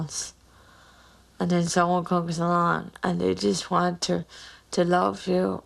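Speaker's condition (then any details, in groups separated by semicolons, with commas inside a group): Cerebral palsy; mild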